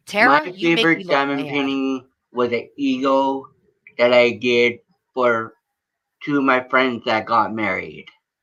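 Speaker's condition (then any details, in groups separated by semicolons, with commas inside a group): Cerebral palsy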